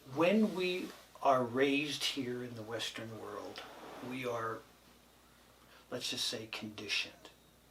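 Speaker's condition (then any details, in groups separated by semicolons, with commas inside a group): No condition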